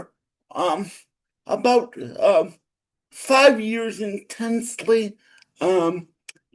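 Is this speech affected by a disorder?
Yes: cerebral palsy.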